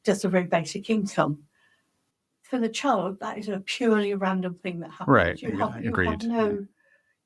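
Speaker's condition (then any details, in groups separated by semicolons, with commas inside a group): No condition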